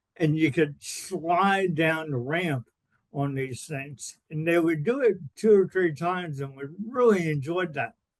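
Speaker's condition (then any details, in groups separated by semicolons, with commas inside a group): Cerebral palsy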